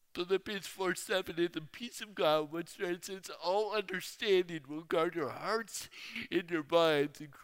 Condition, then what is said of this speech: Dystonia. It's hilarious to me that I would be a speaker. I can't speak right.